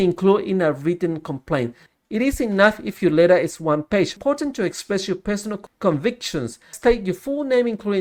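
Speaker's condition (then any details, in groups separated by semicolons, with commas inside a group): No condition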